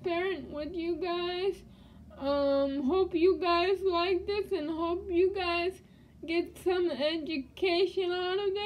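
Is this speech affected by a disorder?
Yes: cerebral palsy.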